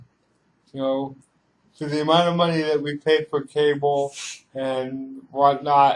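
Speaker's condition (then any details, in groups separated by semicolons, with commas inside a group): Cerebral palsy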